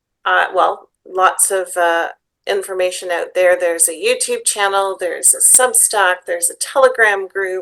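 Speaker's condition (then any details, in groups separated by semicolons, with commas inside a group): No condition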